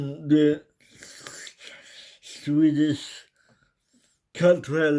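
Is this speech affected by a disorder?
Yes: cerebral palsy.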